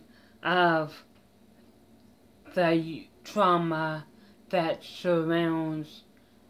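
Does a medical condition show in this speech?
Yes: mild cerebral palsy.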